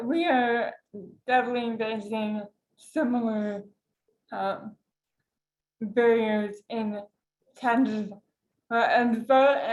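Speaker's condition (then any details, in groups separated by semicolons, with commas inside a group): Cerebral palsy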